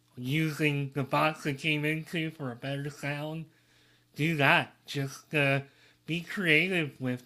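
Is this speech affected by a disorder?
Yes: cleft lip and palate.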